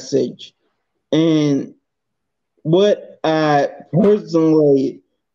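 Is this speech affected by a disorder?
Yes: multiple sclerosis.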